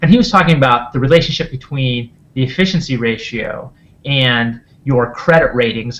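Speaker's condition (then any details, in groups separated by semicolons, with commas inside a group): No condition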